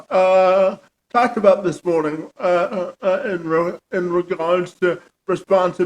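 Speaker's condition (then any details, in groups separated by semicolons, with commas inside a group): Cerebral palsy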